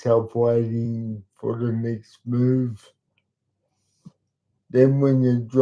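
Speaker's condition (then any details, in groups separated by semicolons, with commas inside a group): Cerebral palsy; talks slowly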